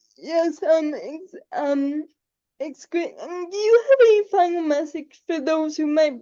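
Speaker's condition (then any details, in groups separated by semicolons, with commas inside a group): Cerebral palsy; able to articulate and speak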